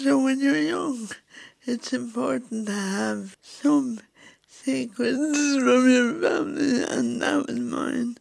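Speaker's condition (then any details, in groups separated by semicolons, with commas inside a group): Cerebral palsy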